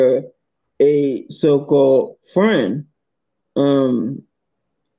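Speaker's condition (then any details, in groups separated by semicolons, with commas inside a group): Multiple sclerosis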